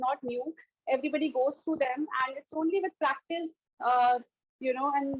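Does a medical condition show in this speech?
No.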